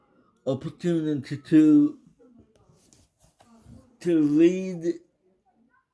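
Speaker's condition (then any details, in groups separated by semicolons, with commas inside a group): Cerebral palsy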